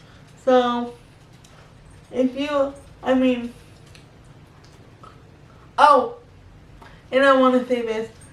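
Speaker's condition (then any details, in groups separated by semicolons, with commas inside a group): Cerebral palsy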